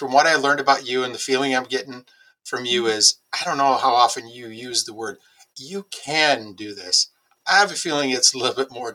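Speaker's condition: No condition

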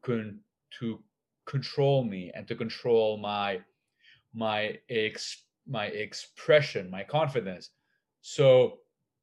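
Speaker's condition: Stutter; stutter from birth, neurological, severe growing up in Lebanon, avoided speaking; still stutters, breathing technique to control stutter, Toastmasters, speaking practice with strangers; blocking, getting stuck on words for long periods, worse in some periods; repeated sounds, repeated words, prolonged sounds

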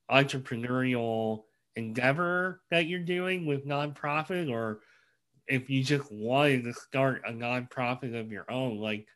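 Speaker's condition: Cleft lip and palate; many obstacles in life

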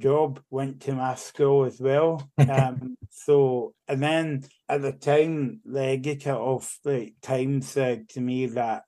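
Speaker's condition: Cerebral palsy; cerebral palsy affecting right side, used Zimmer frame when younger, school physio to walk unaided; childhood speech hard for others to understand, speech therapy at school, learned to talk

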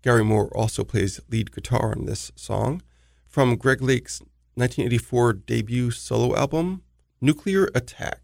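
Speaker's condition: No condition

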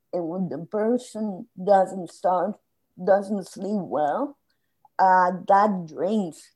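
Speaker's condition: Spasmodic dysphonia; gradual onset over 2-3 weeks

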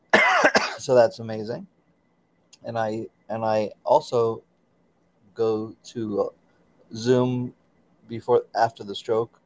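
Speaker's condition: Aphasia after stroke; speaks not normally but close, hard to communicate

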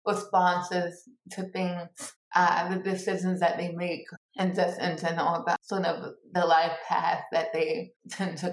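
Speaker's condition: Cerebral palsy; born two months premature

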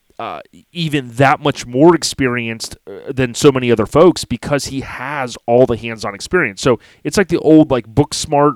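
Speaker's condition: No condition

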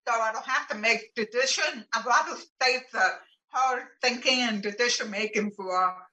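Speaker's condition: Profound deafness; not sign

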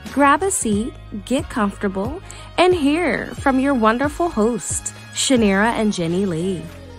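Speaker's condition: No condition

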